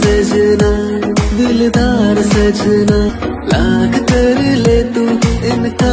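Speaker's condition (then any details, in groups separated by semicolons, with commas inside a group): No condition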